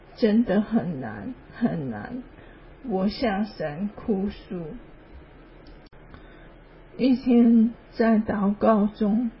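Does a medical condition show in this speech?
Yes: ALS; hand weakness, cannot write, type or grasp, arm muscle atrophy, cause unknown, year of immunoglobulin injections; slower speech, quieter voice.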